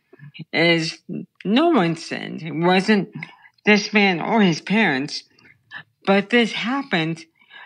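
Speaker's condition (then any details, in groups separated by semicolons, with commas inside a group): Brain stem tumor; childhood onset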